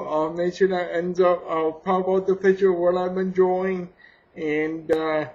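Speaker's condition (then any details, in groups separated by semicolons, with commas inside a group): Cerebral palsy; has had surgery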